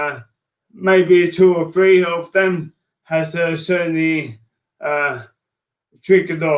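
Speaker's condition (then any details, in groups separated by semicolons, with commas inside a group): Motor neurone disease; diagnosed 2.5 years ago, onset 3.5 years ago; slow, slurred speech, early sign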